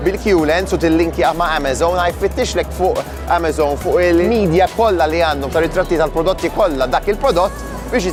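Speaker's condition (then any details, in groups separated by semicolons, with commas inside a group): No condition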